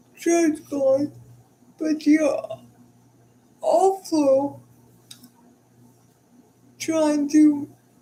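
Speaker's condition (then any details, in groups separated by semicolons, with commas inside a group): Cerebral palsy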